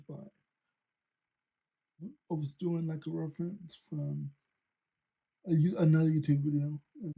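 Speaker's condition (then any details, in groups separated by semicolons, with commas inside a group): Cerebral palsy; since birth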